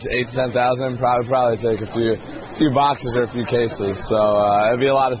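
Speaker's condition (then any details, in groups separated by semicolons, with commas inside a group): No condition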